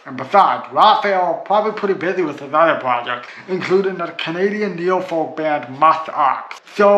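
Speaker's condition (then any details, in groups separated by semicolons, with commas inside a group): Cerebral palsy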